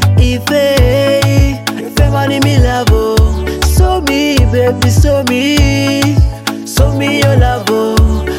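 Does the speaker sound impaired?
No.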